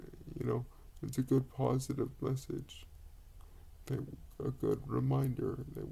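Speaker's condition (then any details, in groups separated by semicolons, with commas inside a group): Cerebral palsy; quadriplegic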